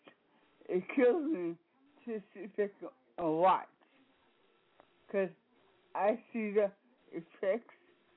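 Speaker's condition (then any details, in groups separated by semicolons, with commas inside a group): Speech impediment; voice affected by disability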